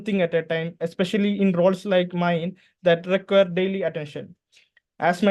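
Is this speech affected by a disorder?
No.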